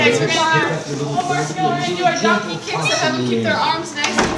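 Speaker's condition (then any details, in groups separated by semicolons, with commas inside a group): No condition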